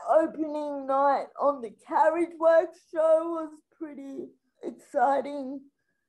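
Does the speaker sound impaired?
Yes: spastic quadriplegic cerebral palsy; from being born three months premature, full-time electric wheelchair user; affects all of daily life, requires support with every aspect of daily life.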